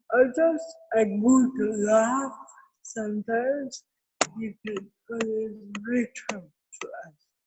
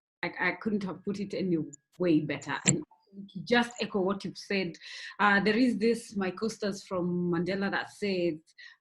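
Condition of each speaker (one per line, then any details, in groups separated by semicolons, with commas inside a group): Cerebral palsy; therapy from six months old
No condition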